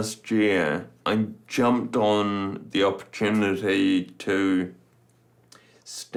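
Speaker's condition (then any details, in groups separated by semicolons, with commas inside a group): Friedreich's ataxia; genetic, progressive, affects nerves and coordination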